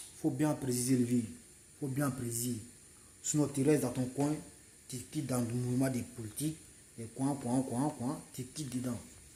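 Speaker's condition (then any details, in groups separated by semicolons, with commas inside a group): No condition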